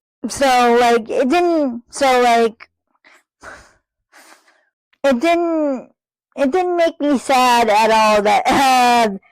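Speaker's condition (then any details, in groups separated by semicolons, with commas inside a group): Cerebral palsy, spastic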